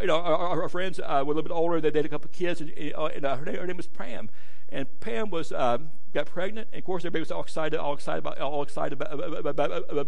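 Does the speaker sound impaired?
Yes: stuttering; struggled with it for a while, adults at gadsdale said stutter barred preaching; worse when trying to stand still; here repeated sounds.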